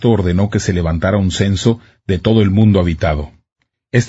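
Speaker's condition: No condition

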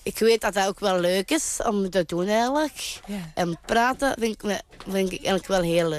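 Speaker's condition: Down syndrome; intellectual disability; performing as gnome in theater, gnome language without full sentences, calls out on stage; sometimes has to call out, occasional voice strain from calling out

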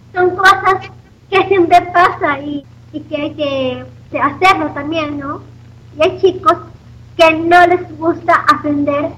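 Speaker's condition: Down syndrome; self-described good language

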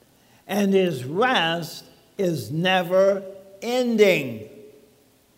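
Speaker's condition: ALS; als diagnosed this past spring, no cure, affects speaking, swallowing, walking; talking funny

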